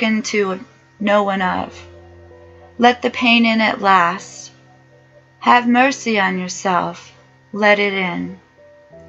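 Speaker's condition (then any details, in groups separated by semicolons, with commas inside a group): No condition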